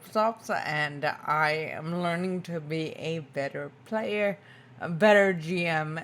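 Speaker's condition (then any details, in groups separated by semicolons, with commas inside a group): Spinocerebellar ataxia type 2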